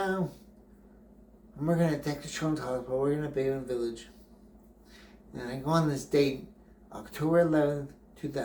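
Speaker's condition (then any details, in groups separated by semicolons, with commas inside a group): Brain injury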